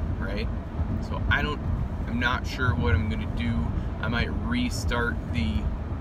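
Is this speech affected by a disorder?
No.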